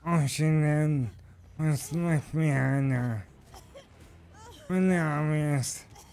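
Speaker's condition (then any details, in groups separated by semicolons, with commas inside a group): ALS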